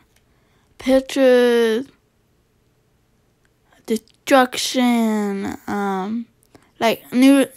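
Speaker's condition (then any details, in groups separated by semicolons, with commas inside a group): Cerebral palsy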